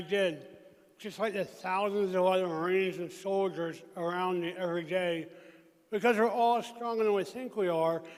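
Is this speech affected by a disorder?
Yes: traumatic brain injury; 15 years since injury.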